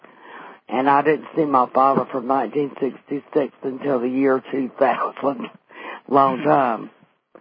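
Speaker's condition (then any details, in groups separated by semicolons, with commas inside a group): Vocal cord paralysis after stroke, unilateral vocal fold paralysis; familial stroke at age 35, one vocal cord paralyzed, wheelchair user, left hand slightly impaired; can no longer sing since vocal cord paralysis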